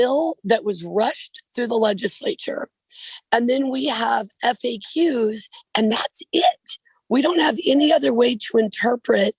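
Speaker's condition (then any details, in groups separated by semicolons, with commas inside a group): No condition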